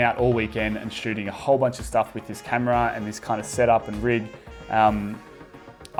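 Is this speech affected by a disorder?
No.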